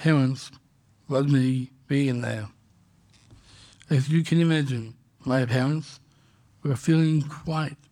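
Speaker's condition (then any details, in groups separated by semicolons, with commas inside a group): Down syndrome; congenital, diagnosed at birth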